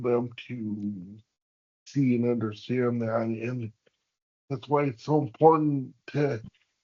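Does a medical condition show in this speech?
Yes: cerebral palsy; hamstring releases.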